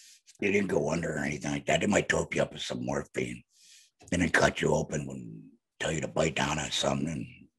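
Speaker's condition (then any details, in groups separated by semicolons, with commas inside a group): Laryngectomy, voice prosthesis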